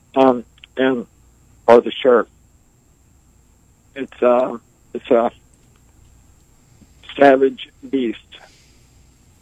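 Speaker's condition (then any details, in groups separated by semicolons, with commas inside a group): ALS; ALS destroying motor neurons controlling muscles, nearly 20 years, sensation intact, clothing seams cause pain; barely able to speak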